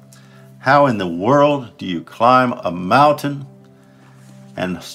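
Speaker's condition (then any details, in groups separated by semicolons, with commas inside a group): No condition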